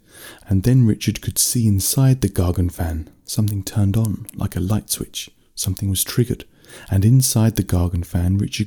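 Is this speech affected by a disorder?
No.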